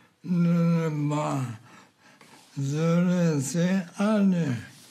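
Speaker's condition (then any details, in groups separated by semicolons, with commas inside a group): Amyotrophic lateral sclerosis; onset with weight loss, waning strength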